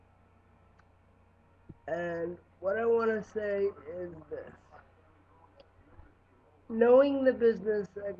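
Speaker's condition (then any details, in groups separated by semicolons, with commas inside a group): Cerebral palsy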